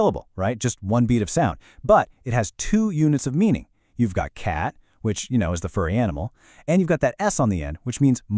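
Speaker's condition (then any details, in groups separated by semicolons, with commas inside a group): No condition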